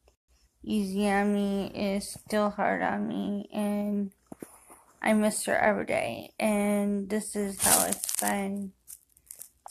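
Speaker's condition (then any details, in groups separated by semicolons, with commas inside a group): Cerebral palsy; affects walking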